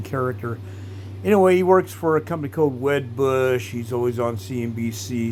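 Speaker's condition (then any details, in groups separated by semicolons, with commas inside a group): No condition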